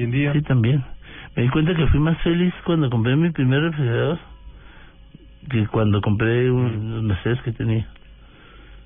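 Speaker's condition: Parkinson's disease; voice sometimes trembles

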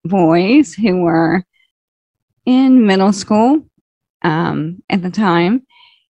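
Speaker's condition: ALS, slow progressing

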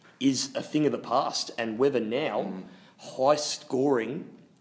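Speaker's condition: No condition

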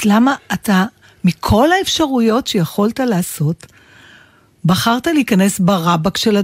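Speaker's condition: No condition

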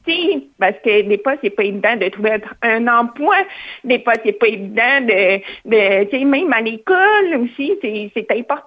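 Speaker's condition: Hearing loss with cochlear implant; hard of hearing, cochlear implant at age 4, operated very young, uses interpreters

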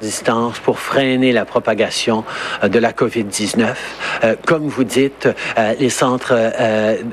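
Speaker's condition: No condition

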